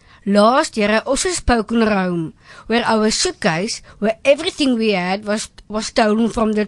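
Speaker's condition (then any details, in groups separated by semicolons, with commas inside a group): Down syndrome; trisomy 21, present from birth in Bloemfontein, no speech therapy or physiotherapy in infancy, stimulated by mother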